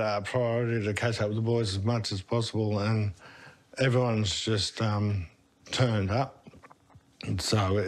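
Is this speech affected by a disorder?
Yes: motor neurone disease.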